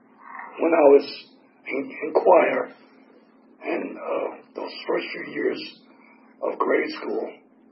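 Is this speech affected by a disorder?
Yes: tracheotomy; tracheotomy still in place.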